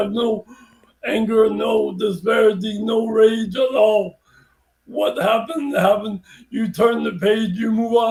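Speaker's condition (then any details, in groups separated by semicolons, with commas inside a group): Brain injury; speech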